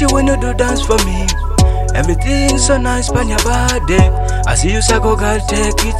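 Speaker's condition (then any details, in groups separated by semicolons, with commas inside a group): No condition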